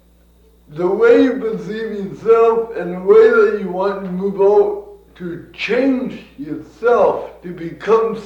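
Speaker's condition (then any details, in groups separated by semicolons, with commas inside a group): Cerebral palsy; from birth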